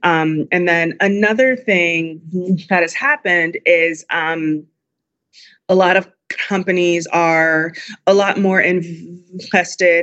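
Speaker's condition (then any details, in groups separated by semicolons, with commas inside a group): Stutter; stutter since before public speaking, lifelong fear of talking to people; pronounced stutter audible during interview; at times takes a couple of seconds to say words; blocks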